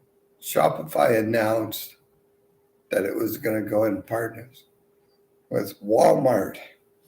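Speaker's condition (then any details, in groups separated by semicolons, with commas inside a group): Multiple sclerosis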